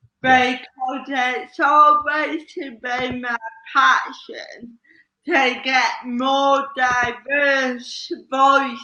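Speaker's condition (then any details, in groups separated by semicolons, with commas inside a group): Cerebral palsy; slow speech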